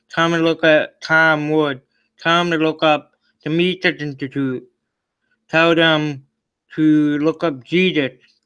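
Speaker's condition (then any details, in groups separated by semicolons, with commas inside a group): Cerebral palsy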